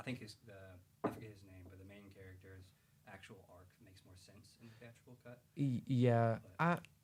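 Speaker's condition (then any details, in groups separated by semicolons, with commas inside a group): No condition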